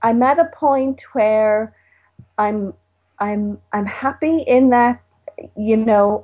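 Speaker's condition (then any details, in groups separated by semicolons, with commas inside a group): Stuttering; covert stutter, extremely covert, hid stuttering with tricks, often appeared not to stutter, fluency at huge cost; still a bit covert, uses tricks sometimes, attends self-help group, did week-long intensive course; little overt stuttering; repeated words, blocks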